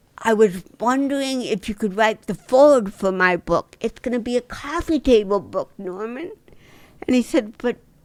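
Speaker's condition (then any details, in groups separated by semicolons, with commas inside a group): Dystonia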